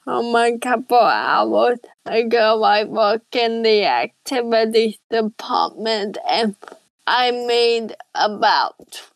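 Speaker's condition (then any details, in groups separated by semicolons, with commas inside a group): Cerebral palsy; present from birth; age 20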